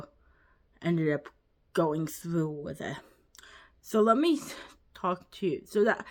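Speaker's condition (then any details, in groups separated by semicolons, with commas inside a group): Cerebral palsy, quadriplegic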